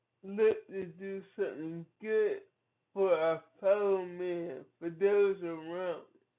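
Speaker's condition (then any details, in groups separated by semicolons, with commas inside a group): Cerebral palsy; from birth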